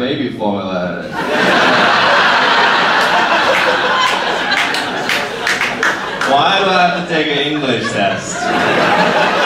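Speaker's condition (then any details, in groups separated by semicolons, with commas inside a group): No condition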